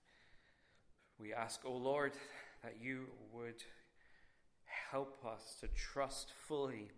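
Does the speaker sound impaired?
No.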